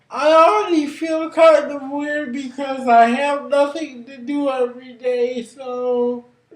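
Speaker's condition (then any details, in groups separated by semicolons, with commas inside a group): Cerebral palsy; brain injury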